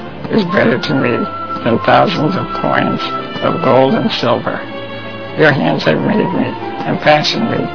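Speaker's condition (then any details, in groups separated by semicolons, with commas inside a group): Spinal muscular atrophy; congenital, progressive muscle weakening, bedbound with no hand movement since early 20s, tracheostomy and stomach feeding tube about 10 years ago; depends on voice for everything, uses voice recognition computer system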